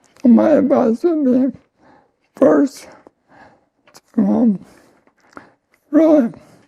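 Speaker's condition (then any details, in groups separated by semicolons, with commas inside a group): ALS; voice and lungs affected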